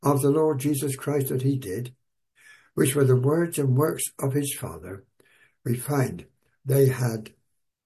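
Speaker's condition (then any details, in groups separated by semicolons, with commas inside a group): No condition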